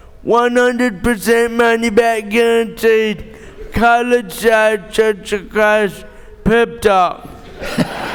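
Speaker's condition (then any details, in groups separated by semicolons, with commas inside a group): Cerebral palsy; born premature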